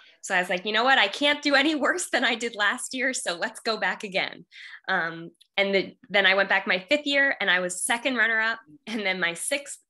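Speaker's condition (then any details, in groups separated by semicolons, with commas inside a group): No condition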